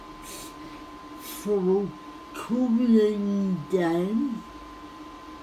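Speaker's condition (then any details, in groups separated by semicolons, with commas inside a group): Cerebral palsy; spastic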